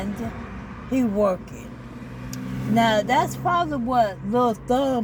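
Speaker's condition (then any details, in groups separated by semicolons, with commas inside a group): ALS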